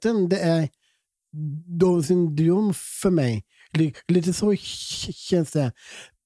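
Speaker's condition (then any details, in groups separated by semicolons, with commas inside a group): Down syndrome; 32 years with condition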